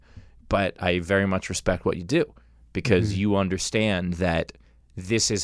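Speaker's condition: No condition

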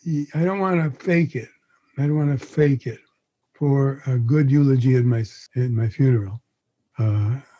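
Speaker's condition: Parkinson's disease; onset around age 81, first noticed sign frozen mask-like face, diagnosed by neurologist, progressive

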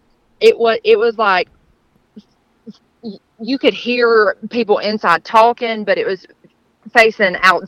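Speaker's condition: Stutter; stutters throughout call, stutters audible in recording, host keeps stutters unedited; repeated sounds

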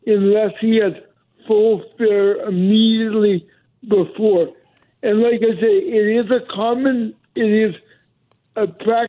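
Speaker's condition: Cerebral palsy; speech impediment, voice more heightened when tense or nervous, can be heard as aggressive

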